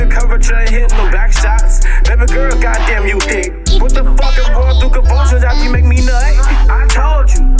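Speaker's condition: No condition

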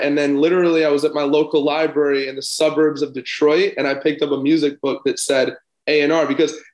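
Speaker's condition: No condition

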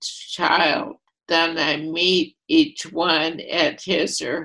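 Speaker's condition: ALS, primary lateral sclerosis; voice affected

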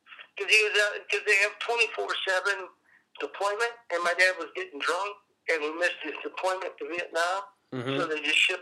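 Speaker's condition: Cerebral palsy; cerebral palsy present since childhood

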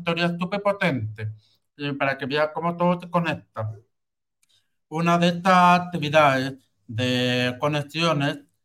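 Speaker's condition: Hearing loss with cochlear implant; no headphones

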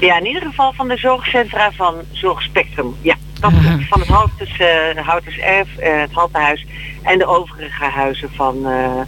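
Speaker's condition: No condition

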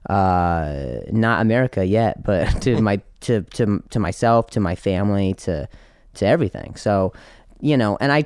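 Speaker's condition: Stutter, acquired; dizziness and fall, doctor expected recovery within a month; focuses on ending sentences well; fluent for long stretches then a word catches, stuck at sentence starts, worse when voice praised; repeated sounds, repeated words

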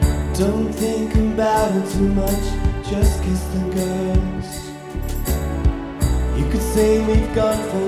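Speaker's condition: No condition

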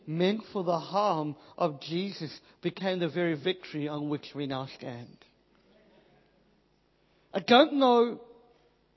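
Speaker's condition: Cleft palate, Pierre Robin syndrome

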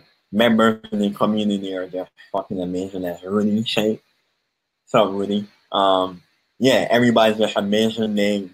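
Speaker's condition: Cleft palate; congenital cleft palate, speech impediment since birth

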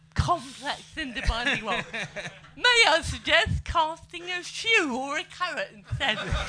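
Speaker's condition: Cerebral palsy; slow walking, poor handwriting; slow to reach stage, sits on plinth on stage; able to speak and move

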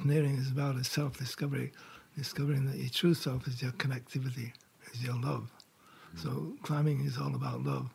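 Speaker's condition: Parkinson's; symptoms held off through meditation

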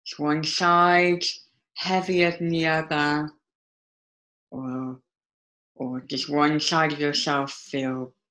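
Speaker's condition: Cleft palate speech impediment, mild; slight speech impediment from cleft palate

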